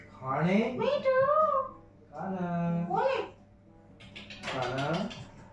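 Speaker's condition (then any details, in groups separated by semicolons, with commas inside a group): No condition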